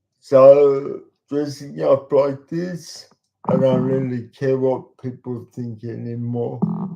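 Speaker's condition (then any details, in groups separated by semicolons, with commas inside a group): Cerebral palsy; talks slowly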